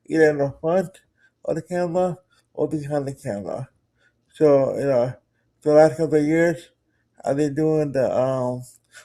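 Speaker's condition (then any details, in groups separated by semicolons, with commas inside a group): Cerebral palsy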